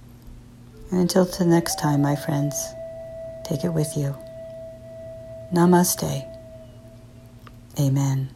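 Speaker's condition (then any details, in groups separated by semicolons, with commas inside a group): No condition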